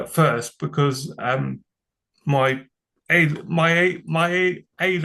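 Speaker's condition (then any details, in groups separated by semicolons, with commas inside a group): Cerebral palsy; from birth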